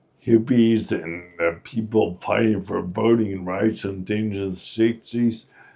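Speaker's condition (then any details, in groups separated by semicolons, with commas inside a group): Friedreich's ataxia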